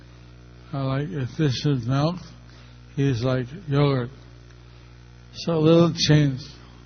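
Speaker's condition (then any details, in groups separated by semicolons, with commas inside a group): Stroke; not so easy to speak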